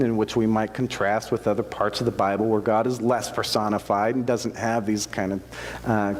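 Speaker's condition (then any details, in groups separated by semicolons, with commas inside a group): No condition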